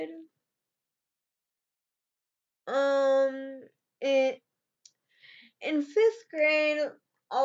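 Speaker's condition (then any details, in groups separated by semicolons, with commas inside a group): Cerebral palsy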